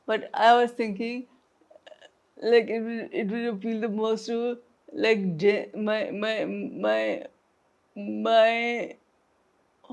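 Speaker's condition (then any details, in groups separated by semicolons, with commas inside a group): Traumatic brain injury; home speech exercises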